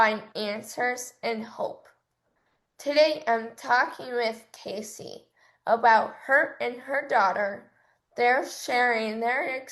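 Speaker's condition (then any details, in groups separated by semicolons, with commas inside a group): Cerebral palsy; hard to talk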